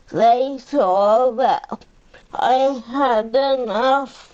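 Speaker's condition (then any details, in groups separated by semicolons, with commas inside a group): Cerebral palsy; powerchair user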